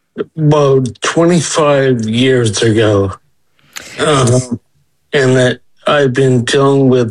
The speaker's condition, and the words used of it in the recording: Ataxia. The difference, it has given me definitely a lot more confidence, speech-wise, but I am asked less often to repeat myself, and I work on